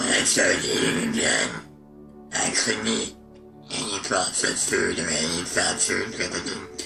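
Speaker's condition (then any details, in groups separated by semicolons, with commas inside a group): Laryngectomy; neck breather, stoma, tongue cancer, throat rebuilt with intestine, radiation, neck scarring; cough clears mucus, losing remaining tongue would end voice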